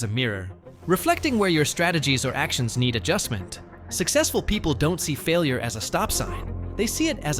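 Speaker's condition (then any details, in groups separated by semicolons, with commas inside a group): No condition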